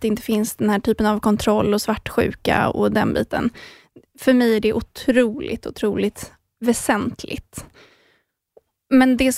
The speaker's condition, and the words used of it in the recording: No condition.